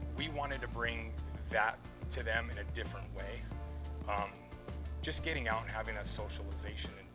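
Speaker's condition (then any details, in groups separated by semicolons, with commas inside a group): No condition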